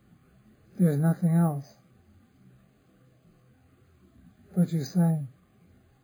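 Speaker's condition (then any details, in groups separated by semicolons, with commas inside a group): Parkinson's disease; others offer remedies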